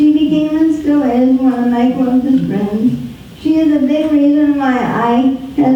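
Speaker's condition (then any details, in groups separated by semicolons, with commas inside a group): Spastic quadriplegic cerebral palsy; muscle tightness audible, especially when excited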